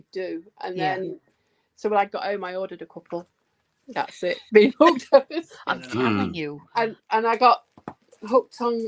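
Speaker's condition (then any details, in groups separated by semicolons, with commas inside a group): No condition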